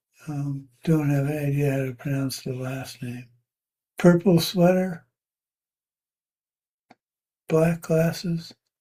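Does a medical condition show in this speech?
Yes: Parkinson's; tremor varies day to day.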